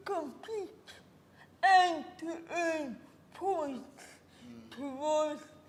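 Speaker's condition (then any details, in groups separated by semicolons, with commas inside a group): Cerebral palsy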